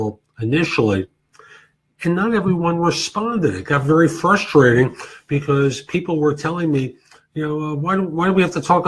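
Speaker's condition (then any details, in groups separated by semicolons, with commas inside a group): No condition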